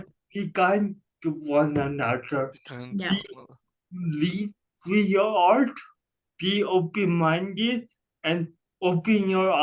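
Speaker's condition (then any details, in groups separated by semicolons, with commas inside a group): Cerebral palsy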